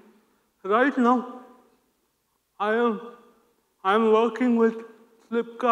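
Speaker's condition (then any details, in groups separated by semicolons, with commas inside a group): Cerebral palsy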